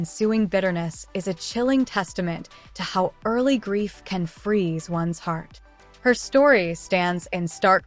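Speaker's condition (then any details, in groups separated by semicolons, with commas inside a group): No condition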